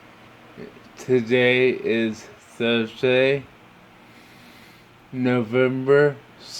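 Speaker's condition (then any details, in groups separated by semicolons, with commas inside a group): Brain injury (brain shearing); tracheostomy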